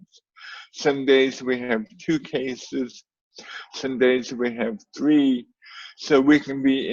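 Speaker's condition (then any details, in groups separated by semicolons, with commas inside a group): Cerebral palsy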